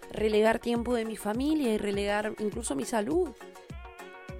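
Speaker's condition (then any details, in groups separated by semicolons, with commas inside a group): No condition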